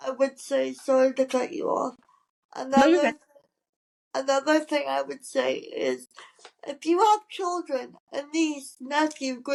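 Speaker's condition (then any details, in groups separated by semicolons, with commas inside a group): Cerebral palsy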